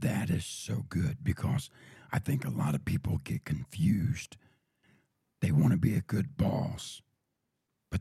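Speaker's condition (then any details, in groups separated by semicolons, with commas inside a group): Throat cancer surgery, voice box tumor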